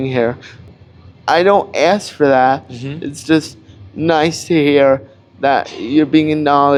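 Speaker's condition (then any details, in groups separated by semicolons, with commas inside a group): Cerebral palsy; cannot walk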